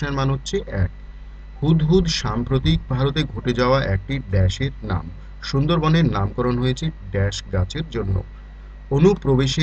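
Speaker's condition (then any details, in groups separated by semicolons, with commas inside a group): No condition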